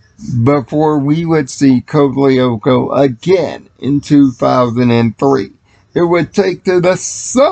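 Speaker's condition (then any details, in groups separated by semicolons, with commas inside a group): Cerebral palsy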